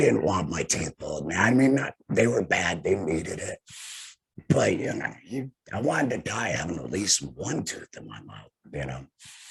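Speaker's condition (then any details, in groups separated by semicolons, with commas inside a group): Laryngectomy; post-surgery, new dentures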